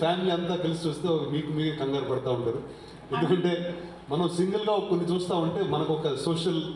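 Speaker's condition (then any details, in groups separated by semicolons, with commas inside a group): No condition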